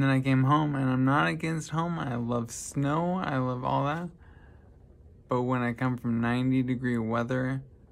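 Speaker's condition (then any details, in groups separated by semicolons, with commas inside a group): Traumatic brain injury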